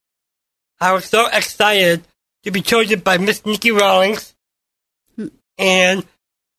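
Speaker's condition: Down syndrome; present from birth

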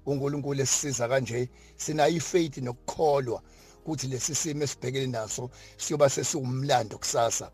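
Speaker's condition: No condition

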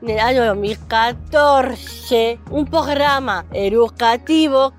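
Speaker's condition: Down syndrome; intellectual disability; age 32

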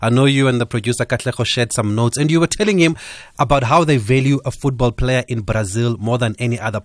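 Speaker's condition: No condition

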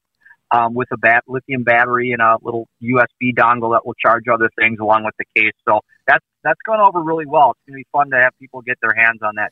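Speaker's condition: No condition

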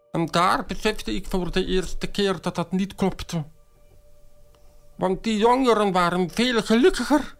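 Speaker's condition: Deafness, acquired, after meningitis, severe; nearly complete deafness acquired at age three from meningitis, oral upbringing, speech therapy, sign language from 25; speech therapy in childhood, can speak, formerly relied on lip-reading, now uses sign language interpreter

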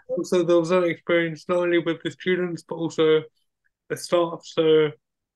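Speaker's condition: Cerebral palsy; wheelchair user

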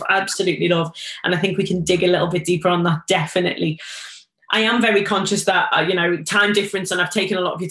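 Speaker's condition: No condition

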